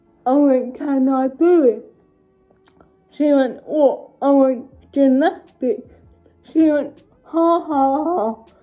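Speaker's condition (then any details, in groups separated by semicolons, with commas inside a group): Cerebral palsy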